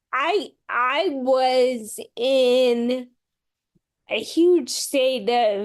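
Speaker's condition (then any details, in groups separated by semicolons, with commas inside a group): Friedreich's ataxia; progressive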